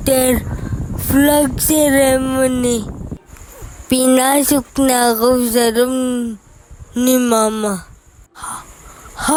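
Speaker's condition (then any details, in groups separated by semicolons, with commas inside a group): Cerebral palsy; affects hands, cannot write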